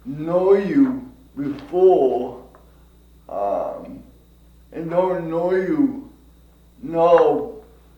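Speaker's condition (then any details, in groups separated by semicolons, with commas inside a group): Cerebral palsy; from birth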